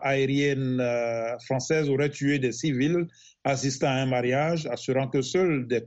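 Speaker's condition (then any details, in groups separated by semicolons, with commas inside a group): No condition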